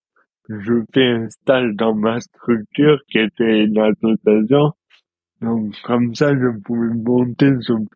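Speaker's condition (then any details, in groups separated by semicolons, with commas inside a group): Dystonia; speech difficulties, fine motor difficulties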